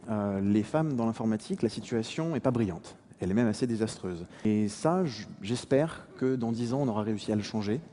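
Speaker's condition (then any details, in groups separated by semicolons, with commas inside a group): No condition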